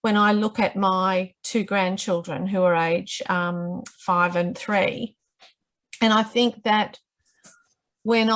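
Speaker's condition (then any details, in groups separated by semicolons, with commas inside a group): No condition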